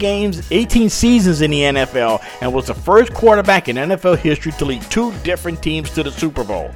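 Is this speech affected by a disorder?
No.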